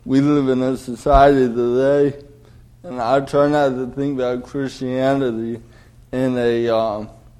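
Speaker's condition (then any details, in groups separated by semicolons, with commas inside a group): Cerebral palsy; delayed development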